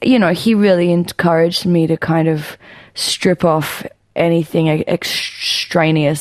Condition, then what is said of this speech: Stuttering. Because obviously like now I'm using smooth speech so we can have a radio interview.